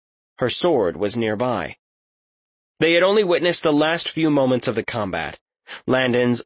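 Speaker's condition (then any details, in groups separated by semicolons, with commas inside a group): No condition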